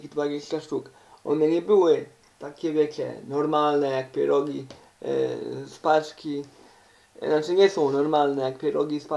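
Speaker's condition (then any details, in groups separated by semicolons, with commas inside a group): Cerebral palsy; uses wheelchair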